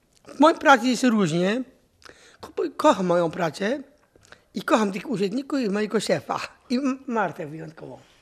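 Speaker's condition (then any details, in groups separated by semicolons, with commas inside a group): Down syndrome; adult, intellectual disability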